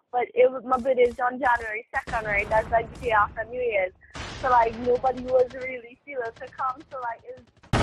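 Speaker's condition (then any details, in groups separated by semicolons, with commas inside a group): No condition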